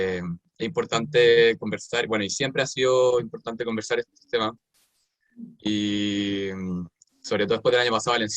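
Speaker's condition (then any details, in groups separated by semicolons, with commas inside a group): No condition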